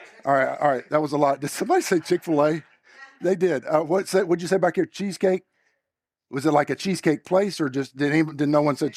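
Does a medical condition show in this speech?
No.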